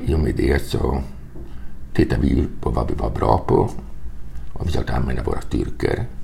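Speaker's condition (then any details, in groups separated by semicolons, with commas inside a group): Hearing impairment, cochlear implants, congenital, bilateral cochlear implants; two cochlear implants, first implant seven years before second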